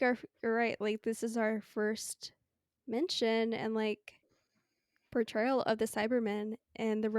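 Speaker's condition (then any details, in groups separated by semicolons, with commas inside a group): No condition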